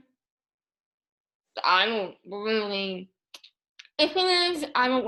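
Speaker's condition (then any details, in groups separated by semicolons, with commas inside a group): Moebius syndrome; paralyzed tongue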